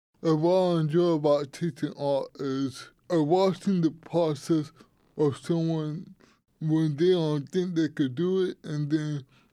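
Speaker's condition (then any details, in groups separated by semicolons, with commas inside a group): Cerebral palsy; speech affected, would be very hard to understand without the muscle relaxer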